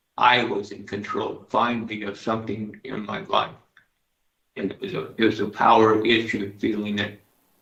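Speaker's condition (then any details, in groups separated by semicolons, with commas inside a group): Parkinson's disease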